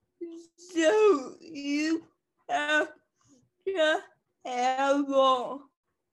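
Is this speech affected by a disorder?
Yes: cerebral palsy; cerebral palsy since childhood; people less willing to listen to own talking voice, uses songs to get point across.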